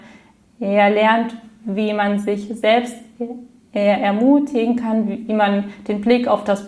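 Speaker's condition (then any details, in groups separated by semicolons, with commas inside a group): Stuttering; stuttering since childhood, unnoticed in primary school, evident by 5th-6th grade; intensive therapy at 16 and 20 with little lasting effect, later therapy focused on openness; learned speech technique to make stuttering more fluent, now handles stuttering openly; repeated sounds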